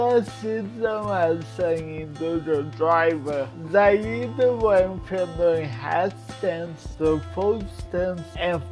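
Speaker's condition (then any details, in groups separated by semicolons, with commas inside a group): Cerebral palsy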